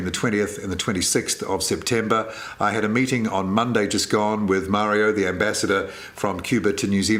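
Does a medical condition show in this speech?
No.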